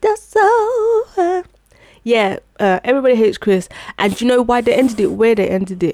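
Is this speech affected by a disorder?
No.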